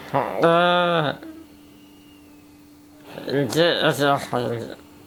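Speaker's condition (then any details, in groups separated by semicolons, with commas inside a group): Spinal muscular atrophy type 1; type 1, unable to move body muscles; speech needs translating by companion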